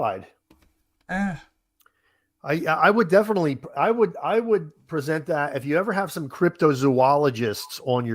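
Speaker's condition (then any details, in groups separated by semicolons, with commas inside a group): No condition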